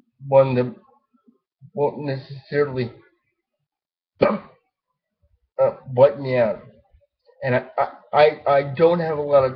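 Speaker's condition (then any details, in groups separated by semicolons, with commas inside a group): Cerebral palsy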